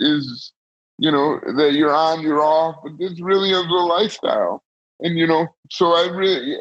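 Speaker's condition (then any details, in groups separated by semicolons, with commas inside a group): Cerebral palsy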